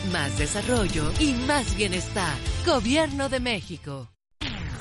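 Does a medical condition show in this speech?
No.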